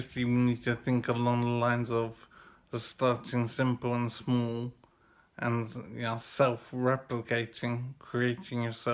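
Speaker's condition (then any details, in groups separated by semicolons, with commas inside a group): Injury affecting speech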